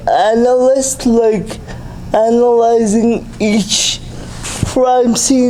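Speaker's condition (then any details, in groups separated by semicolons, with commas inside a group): Cerebral palsy; able to speak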